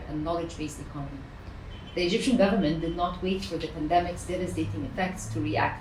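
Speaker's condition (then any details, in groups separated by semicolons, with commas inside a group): No condition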